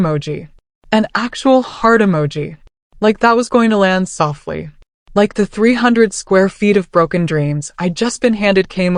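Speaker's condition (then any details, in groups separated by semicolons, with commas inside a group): No condition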